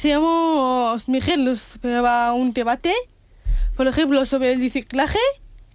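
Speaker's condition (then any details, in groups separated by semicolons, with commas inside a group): Down syndrome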